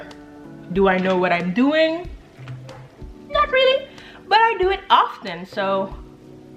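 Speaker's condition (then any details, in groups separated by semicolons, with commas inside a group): No condition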